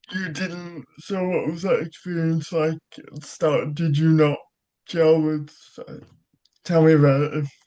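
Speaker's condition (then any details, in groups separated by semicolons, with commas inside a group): Cerebral palsy; childhood surgery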